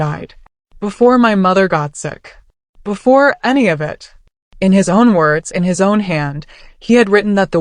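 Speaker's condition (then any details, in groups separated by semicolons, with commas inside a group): No condition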